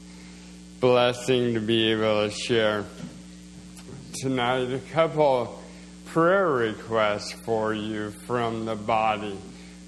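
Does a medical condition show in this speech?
Yes: slowed speech, swallowing problems; 50 over two years.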